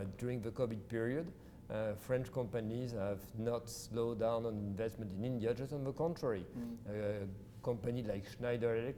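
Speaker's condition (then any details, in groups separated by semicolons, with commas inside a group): No condition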